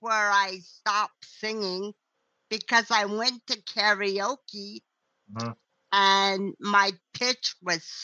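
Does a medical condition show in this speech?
Yes: cerebral palsy; present from birth, vocal cords damaged by intubation tube during surgery; voice ruined by intubation, lost singing ability, trying to sing again.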